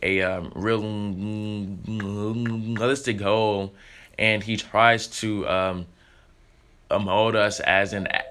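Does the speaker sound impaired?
Yes: stuttering; stutter since early childhood, present in pre-k at Edna Row Elementary, formerly used a click sound; gotten better over the years, high school freshman, theater and musicals built speaking confidence; pauses and gets stuck, easier when rehearsed or singing, still stutters on stage; here prolonged sounds, blocks.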